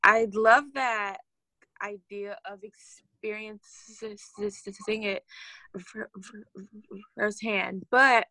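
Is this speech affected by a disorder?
Yes: stuttering; long-standing stutter, years of speech therapy, severe stuttering and painful speeches in high school, not cured; two new techniques since The Steve Harvey Show, where Steve Harvey helped her speak fluently; less stuttering when unobserved, with close friends, or arguing, more when upset; here repeated sounds, prolonged sounds, blocks.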